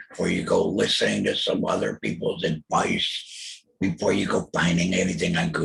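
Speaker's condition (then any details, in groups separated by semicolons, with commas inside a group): Total laryngectomy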